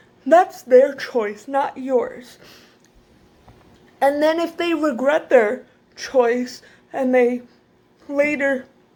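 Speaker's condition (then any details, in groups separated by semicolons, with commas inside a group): Cerebral palsy, severe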